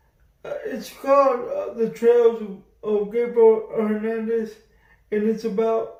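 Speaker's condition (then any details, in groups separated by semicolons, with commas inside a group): Cerebral palsy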